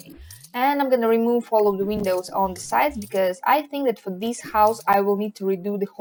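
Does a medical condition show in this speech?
No.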